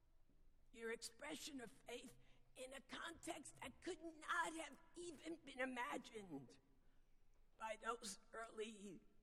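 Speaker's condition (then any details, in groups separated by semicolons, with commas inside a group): Vocal dysphonia; not painful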